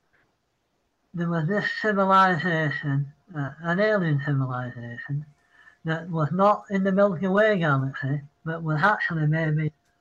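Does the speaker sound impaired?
Yes: Parkinson's; apologizes mid-sentence.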